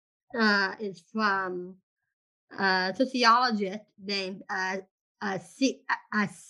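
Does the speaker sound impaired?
Yes: Down syndrome; congenital, present from birth, significant congenital heart condition, successful heart transplant.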